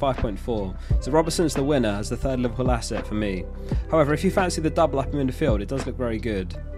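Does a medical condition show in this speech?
No.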